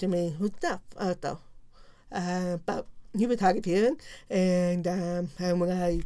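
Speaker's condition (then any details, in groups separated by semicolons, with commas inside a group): Profound deafness; profound deafness left ear, total deafness right ear, diagnosed at age 3, no cochlear implant; learned to speak and lip-read in oral pre-preschool, mainstreamed, little ASL now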